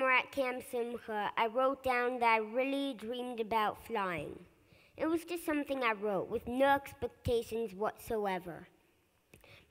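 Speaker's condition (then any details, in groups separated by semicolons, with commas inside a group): No condition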